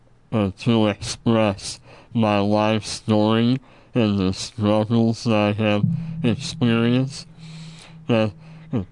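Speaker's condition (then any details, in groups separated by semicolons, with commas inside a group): Treacher Collins syndrome; congenital genetic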